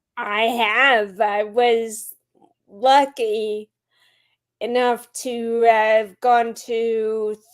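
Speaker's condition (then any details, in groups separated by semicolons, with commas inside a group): Friedreich's ataxia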